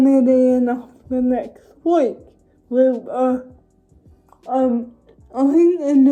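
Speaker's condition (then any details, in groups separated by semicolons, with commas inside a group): Cerebral palsy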